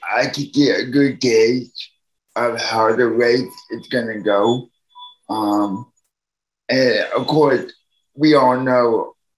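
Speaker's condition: Cerebral palsy; needs help from others

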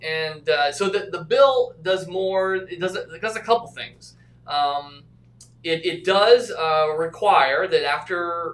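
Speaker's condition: No condition

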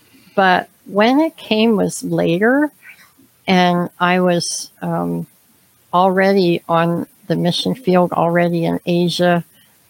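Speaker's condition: Cleft palate; congenital, extremely severe, no nose, no upper lip, trachea issues, experimental plastic surgery; unclear speech at school age, early extreme breathing difficulties, feeding problems

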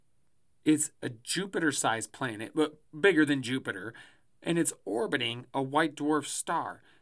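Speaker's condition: No condition

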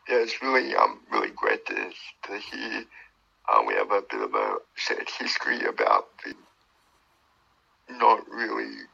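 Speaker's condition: Cerebral palsy; born two months premature

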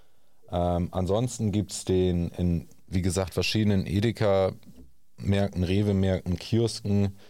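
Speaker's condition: No condition

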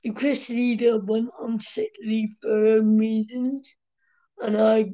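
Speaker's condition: Cerebral palsy, mild

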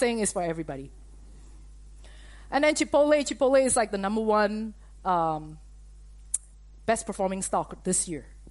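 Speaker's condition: No condition

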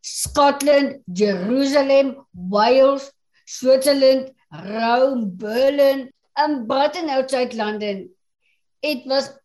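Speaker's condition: Down syndrome; English is second language

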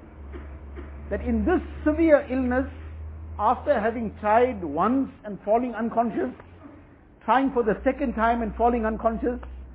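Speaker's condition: No condition

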